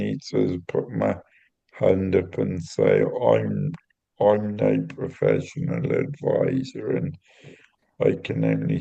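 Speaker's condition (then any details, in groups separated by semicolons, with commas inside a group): Cerebral palsy; intrathecal baclofen pump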